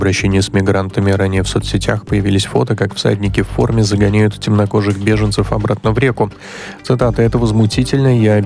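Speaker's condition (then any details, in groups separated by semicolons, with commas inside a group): No condition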